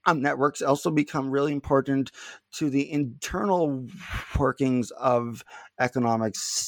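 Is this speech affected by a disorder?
Yes: stuttering; little stuttering during this recording; not stuttering much at time of recording; here prolonged sounds.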